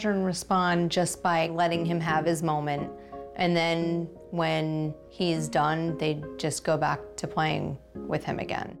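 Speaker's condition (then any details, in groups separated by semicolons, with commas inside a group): No condition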